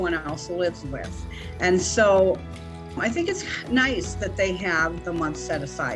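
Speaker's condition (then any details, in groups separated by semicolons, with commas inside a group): No condition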